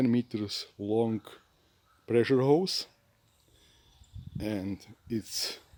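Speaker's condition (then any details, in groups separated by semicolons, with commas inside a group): No condition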